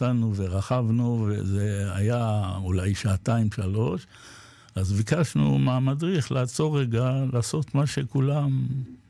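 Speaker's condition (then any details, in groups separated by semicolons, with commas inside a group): Parkinson's disease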